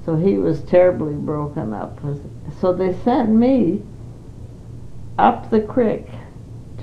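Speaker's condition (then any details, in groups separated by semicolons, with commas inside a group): Parkinson's disease; not very able to do much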